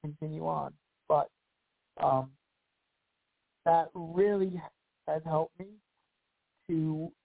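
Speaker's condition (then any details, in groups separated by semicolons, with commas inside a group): Cerebral palsy; daily walking practice down block and back set by father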